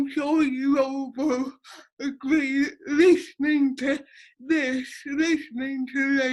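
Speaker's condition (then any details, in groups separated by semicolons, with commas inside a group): Cerebral palsy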